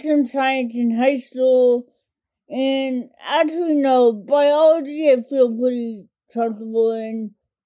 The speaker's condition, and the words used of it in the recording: Cerebral palsy. She was diagnosed as a toddler with cerebral palsy, which primarily affects her speech and fine motor skills.